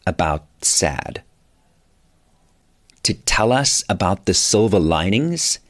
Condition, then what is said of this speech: None; typical speech.